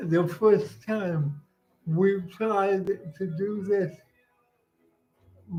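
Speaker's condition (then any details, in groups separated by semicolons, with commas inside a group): Cerebral palsy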